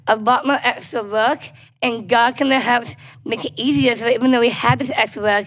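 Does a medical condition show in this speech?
Yes: Down syndrome.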